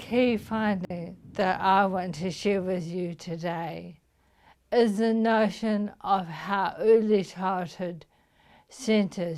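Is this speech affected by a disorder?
Yes: motor neuron disease.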